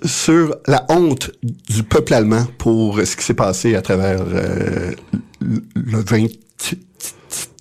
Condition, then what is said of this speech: Stuttering. Et je pense que j'aime d'autant ces subtilités-là que lorsque moi je parle, souvent j'y arrive pas.